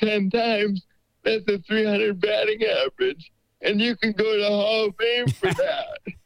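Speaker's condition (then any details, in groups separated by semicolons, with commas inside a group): Cerebral palsy; uses wheelchair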